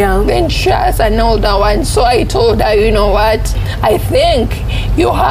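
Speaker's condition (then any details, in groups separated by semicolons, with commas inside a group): Cerebral palsy; onset in secondary school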